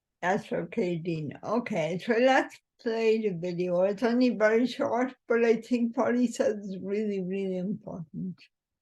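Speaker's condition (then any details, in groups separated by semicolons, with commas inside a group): Cerebral palsy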